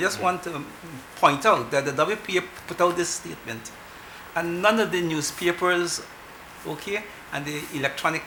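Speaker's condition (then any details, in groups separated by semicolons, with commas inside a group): No condition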